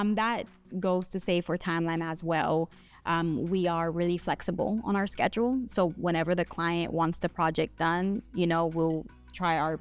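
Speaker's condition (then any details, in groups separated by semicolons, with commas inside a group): No condition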